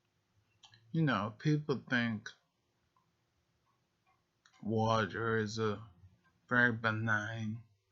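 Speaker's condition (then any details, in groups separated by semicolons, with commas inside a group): Multiple sclerosis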